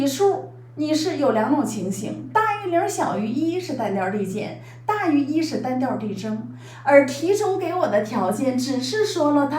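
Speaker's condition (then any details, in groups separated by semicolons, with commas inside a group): No condition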